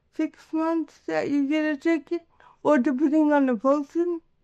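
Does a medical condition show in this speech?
Yes: cerebral palsy.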